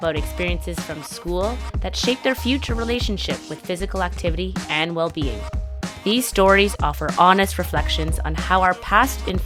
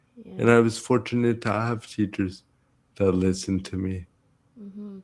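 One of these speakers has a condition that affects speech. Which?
The second: cerebral palsy; present from birth; manual wheelchair.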